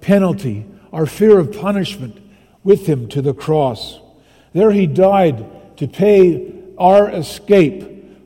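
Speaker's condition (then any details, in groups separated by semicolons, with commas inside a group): No condition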